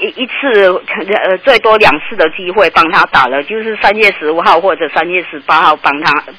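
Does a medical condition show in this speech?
No.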